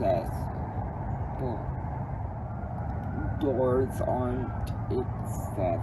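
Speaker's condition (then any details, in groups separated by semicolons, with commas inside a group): Cerebral palsy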